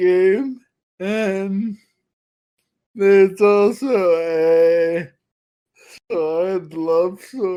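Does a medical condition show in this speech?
Yes: Friedreich's ataxia.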